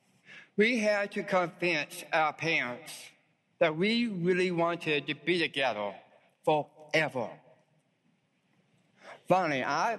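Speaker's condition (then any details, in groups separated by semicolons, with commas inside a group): Down syndrome; diagnosed at birth; giving talk at Spring q conference with wife Christy; host urges listeners to listen closely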